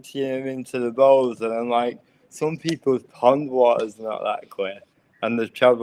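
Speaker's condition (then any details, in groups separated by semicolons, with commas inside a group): Cerebral palsy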